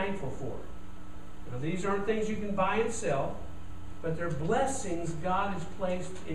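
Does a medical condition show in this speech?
No.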